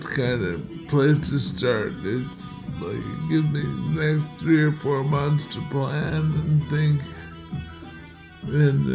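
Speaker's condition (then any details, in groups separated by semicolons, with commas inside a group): Multiple sclerosis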